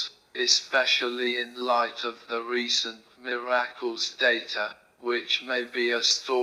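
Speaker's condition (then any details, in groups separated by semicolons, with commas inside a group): Motor neurone disease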